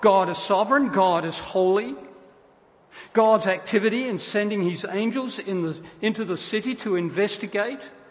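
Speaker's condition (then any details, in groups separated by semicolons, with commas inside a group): No condition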